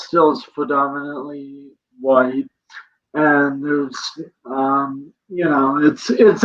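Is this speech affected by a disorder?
Yes: cerebral palsy; present from birth.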